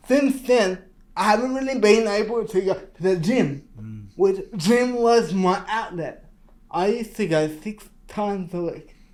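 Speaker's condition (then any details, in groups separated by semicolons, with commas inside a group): Cerebral palsy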